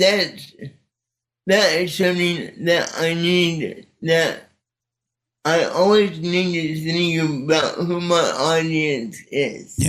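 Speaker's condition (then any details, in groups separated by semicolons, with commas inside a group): Cerebral palsy; speech not affected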